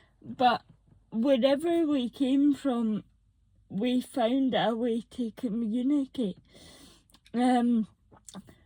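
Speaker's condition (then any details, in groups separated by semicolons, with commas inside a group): Cerebral palsy, mixed, moderate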